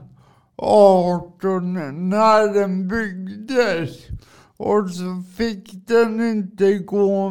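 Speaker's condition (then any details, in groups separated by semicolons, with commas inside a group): Cerebral palsy; from birth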